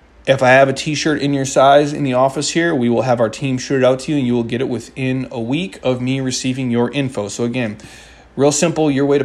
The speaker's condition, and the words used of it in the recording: None; typical speech.